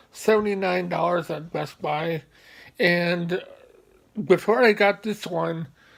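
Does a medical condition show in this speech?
Yes: mobius syndrome.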